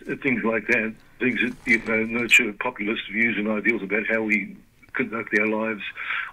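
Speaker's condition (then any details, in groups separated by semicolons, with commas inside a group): Parkinson's disease; led to retirement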